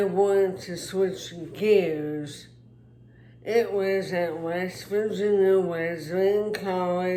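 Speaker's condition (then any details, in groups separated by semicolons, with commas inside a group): Traumatic brain injury; speech impairment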